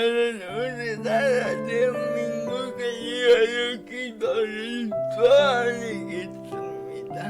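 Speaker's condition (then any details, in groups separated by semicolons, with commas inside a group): Brain lesion disability grade 1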